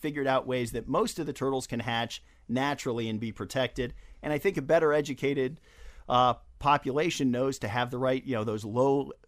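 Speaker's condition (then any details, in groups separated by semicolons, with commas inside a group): No condition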